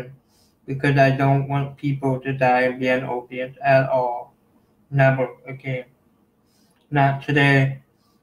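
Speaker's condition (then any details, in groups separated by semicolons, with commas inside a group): Cerebral palsy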